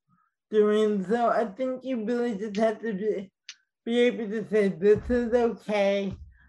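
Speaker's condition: Cerebral palsy, mild; speech mildly affected

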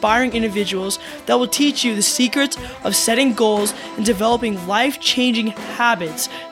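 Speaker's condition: No condition

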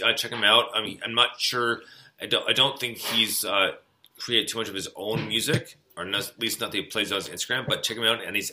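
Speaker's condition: No condition

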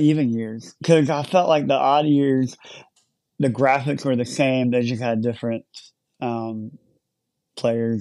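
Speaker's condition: Cleft lip and palate; born in Ukraine

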